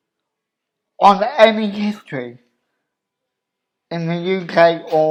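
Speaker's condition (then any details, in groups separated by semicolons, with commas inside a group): Cerebral palsy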